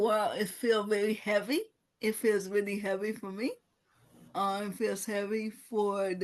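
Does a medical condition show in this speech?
Yes: cerebral palsy; no gross or fine motor skills.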